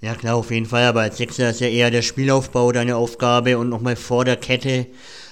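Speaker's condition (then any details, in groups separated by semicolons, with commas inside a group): Cleft palate; says by the norm listeners would find podcasting unlistenable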